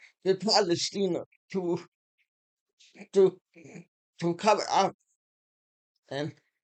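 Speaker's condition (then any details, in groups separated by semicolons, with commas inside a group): Muscular Parkinson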